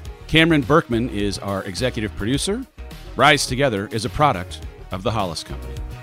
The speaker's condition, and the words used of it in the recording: None; typical speech.